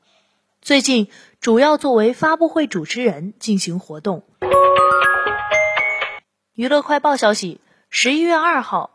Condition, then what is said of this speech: None; typical speech.